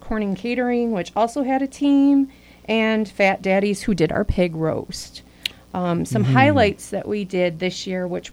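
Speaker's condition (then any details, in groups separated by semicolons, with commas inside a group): No condition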